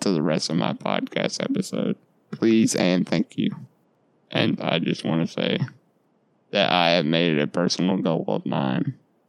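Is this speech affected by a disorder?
Yes: Duchenne muscular dystrophy; lifelong, muscle atrophy and weight loss, muscle and fat lost around tailbone, repositioned in bed by mother.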